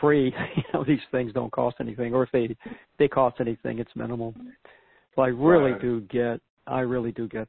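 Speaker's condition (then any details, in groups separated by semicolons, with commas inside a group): No condition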